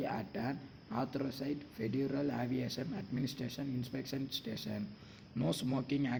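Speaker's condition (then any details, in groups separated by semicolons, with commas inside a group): No condition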